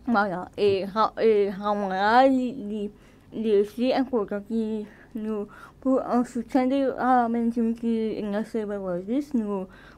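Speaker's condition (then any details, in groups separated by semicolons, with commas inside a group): Cerebral palsy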